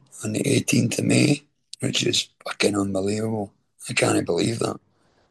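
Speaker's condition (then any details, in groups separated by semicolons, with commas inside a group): Throat cancer treatment effects; deep voice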